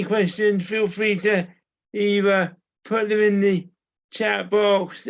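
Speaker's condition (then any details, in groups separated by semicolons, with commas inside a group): Cerebral palsy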